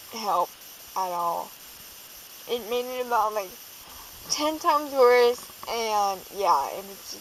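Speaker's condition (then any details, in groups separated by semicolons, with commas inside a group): Cerebral palsy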